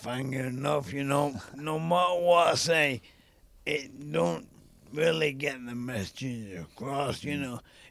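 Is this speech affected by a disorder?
Yes: ALS (motor neurone disease); young onset, speech affected first, voice worsened rapidly, nerve conduction testing; really early stages, recently diagnosed, borderline tests, on medication, in drug trials, seen by professor McDermott; speaking takes double energy, lags in banter, struggled saying solicitor, eating, drinking unaffected.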